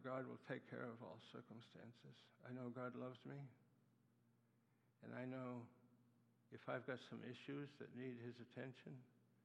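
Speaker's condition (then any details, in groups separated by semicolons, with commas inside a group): Parkinson's disease; Parkinson's with acute demyelinating neuropathy, Parkinson's attacks muscles, neuropathy attacks nerves; in therapy sessions working on walking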